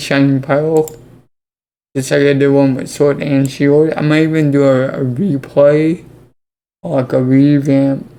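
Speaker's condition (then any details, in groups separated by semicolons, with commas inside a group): Cerebral palsy; affects legs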